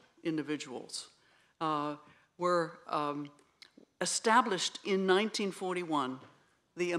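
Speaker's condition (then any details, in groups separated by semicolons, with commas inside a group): No condition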